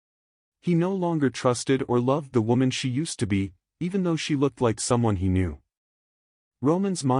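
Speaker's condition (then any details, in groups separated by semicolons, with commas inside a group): No condition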